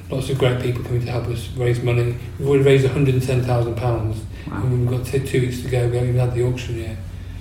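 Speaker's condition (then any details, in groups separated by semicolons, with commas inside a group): Parkinson's disease; no cure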